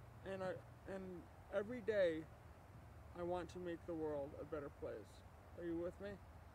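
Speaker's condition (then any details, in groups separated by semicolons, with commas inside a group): Cerebral palsy; from birth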